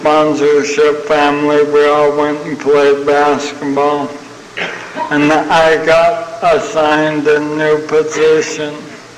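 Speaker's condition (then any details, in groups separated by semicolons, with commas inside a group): ALS (Lou Gehrig's disease); no medication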